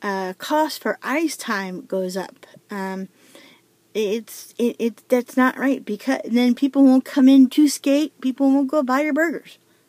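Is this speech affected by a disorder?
No.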